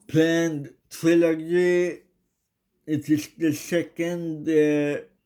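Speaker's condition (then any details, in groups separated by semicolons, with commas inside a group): Cerebral palsy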